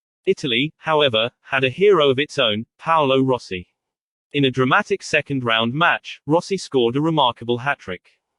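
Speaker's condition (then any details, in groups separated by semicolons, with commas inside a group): No condition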